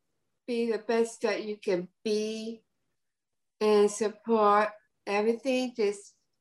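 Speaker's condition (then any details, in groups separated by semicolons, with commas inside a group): Down syndrome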